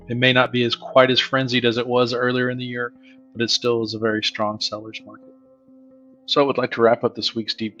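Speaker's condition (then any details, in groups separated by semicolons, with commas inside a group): No condition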